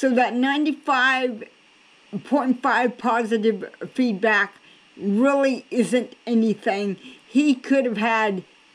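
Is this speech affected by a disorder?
Yes: cerebral palsy.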